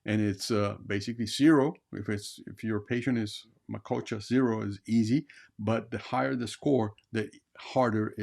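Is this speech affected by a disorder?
No.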